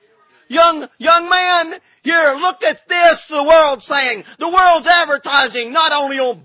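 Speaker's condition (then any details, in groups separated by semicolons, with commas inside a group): No condition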